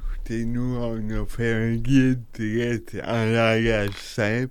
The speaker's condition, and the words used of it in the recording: Cerebral palsy. C'est un fauteuil roulant, je parle un peu bizarre dans mon...